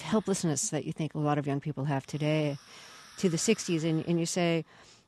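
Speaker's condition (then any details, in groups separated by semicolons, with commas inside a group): No condition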